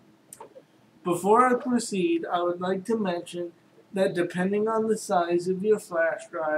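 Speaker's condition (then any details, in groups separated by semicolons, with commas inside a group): Cerebral palsy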